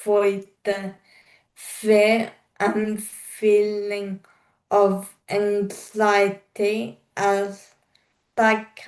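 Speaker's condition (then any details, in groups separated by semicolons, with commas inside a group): Cerebral palsy; slower speaking pace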